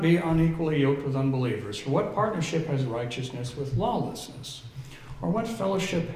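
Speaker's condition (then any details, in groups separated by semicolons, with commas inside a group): No condition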